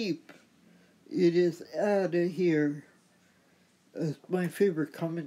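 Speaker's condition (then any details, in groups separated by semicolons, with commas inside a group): Athetoid cerebral palsy; speech, wheelchair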